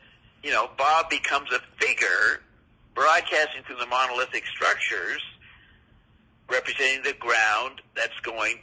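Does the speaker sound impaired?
No.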